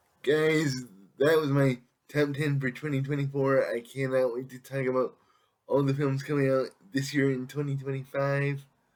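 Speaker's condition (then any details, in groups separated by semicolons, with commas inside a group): Cerebral palsy; affects all muscles; able to speak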